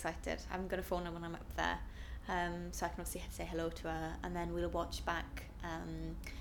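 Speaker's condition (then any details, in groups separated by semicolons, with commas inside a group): No condition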